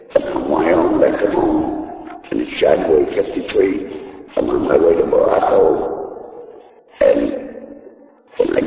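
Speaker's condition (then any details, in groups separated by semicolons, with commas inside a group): Laryngectomy; speech device placed in throat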